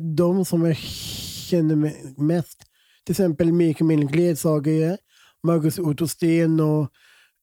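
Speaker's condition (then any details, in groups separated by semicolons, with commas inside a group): Down syndrome; present from birth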